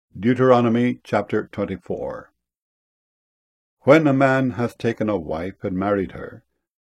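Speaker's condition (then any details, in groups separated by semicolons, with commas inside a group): No condition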